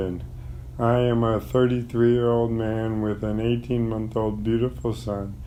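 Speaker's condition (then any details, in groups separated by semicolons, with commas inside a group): ALS; terminal; voice is going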